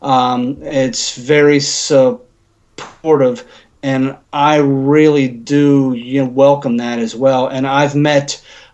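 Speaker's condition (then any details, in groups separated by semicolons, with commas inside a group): Stuttering; covert stuttering, hidden for years, struggled with speech since early years; went back to speech therapy as adult, now open about stuttering, National Stuttering Association member since 2006; stuttered badly when nervous or anxious, sometimes only mild, avoided speaking roles, chose behind-camera work; prolonged sounds, blocks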